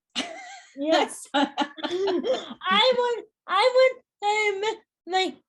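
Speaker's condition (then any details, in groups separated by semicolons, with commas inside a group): Cerebral palsy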